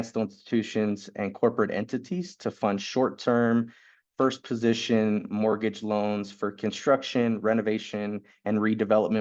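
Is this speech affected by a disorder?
No.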